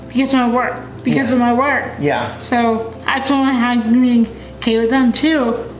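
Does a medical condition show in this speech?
Yes: cerebral palsy.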